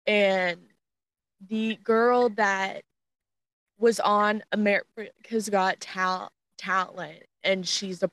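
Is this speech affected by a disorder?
Yes: stuttering; deals with it every single day; speaking is hard; here prolonged sounds.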